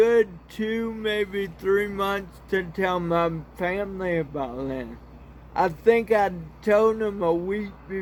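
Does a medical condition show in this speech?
Yes: cerebral palsy.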